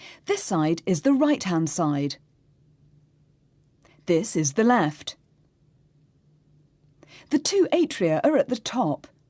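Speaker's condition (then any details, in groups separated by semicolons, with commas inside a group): No condition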